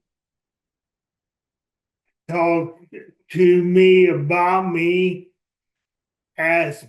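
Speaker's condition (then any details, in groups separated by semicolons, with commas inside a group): ALS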